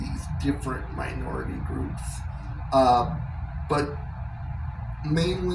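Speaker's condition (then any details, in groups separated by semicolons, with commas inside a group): Cerebral palsy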